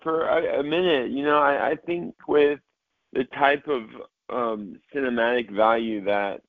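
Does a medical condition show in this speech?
Yes: cerebral palsy; mild cerebral palsy, diagnosed at age 3.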